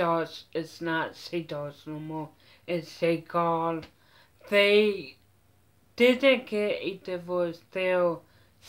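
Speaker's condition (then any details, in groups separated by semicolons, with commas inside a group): Mild cerebral palsy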